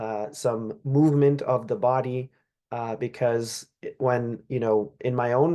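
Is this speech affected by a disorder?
No.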